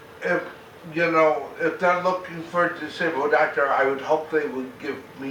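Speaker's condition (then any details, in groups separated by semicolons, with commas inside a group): Cerebral palsy, mild; mainly affects speech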